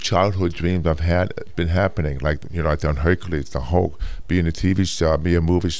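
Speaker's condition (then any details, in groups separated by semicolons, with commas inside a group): Hearing loss; congenital hearing loss, about 80%, two hearing aids whole life; severe speech impediment from childhood, Mr. Universe interview in Geneva unusable, worked changing speaking and voice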